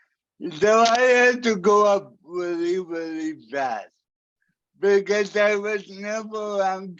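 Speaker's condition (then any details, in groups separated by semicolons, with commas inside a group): Cerebral palsy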